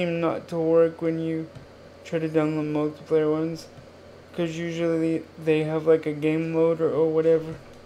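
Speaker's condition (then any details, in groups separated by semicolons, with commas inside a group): Cerebral palsy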